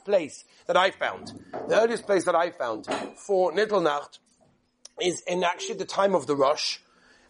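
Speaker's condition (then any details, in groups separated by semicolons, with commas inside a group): No condition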